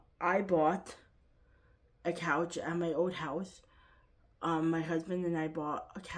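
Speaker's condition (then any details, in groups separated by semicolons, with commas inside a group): Cerebral palsy, quadriplegic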